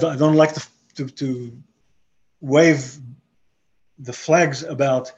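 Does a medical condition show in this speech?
Yes: aphasia after stroke; aphasia caused by stroke; struggles to carry a conversation on interesting subject matter.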